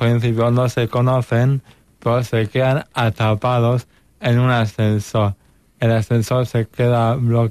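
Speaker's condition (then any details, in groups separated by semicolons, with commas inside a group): Cerebral palsy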